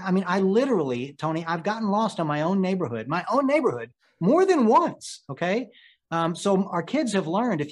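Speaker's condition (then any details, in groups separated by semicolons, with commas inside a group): No condition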